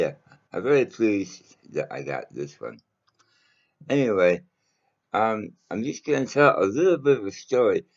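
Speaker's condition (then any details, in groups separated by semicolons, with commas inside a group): Mouth cancer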